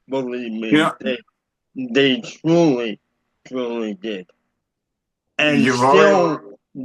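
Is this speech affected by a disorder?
Yes: cerebral palsy; about a year after a stroke.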